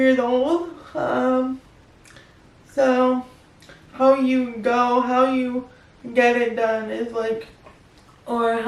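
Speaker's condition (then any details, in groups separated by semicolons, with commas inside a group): Spastic quadriplegic cerebral palsy; baclofen pump, earlier daily therapy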